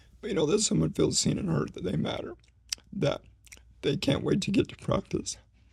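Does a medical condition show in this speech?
Yes: ALS; needs voice rest during conversation.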